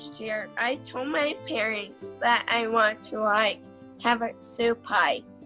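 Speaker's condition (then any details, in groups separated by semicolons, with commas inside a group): Cerebral palsy; affects muscles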